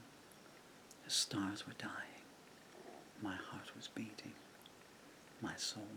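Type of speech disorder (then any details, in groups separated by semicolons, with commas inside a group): Bulbar dysarthria; progressive bulbar palsy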